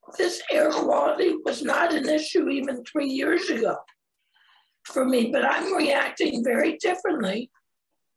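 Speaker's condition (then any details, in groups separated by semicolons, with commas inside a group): Laryngectomy; laryngectomy for head and neck cancer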